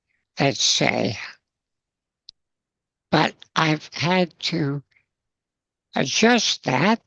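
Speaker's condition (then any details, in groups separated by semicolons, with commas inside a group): Spinal muscular atrophy, congenital; progressive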